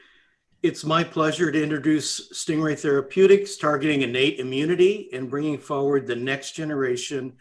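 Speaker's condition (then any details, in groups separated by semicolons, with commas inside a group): No condition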